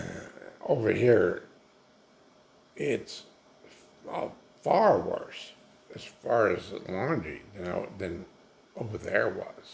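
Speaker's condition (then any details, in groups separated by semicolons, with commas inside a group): Multiple sclerosis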